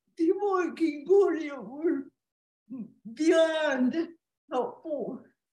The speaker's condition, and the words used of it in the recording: Cerebral palsy. Lord gave me a clear voice, and my mind was not that affected.